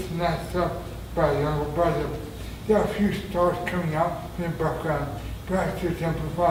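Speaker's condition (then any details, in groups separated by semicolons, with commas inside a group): Traumatic brain injury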